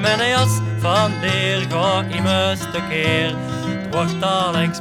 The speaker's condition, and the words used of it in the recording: No condition.